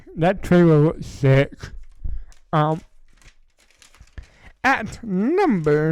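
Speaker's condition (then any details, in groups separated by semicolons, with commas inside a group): Cerebral palsy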